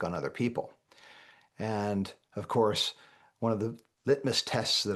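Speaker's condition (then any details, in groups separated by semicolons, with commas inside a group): No condition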